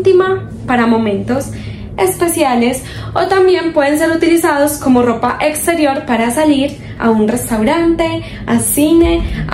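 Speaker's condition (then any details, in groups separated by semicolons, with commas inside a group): No condition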